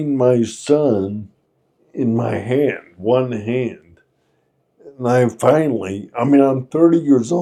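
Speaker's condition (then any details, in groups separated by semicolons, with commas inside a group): Friedreich's ataxia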